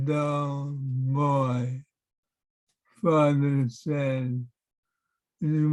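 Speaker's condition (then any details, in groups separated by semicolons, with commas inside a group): Parkinson's; affects handwriting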